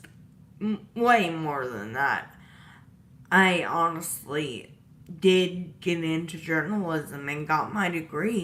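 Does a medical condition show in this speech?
Yes: disability causing slurred speech.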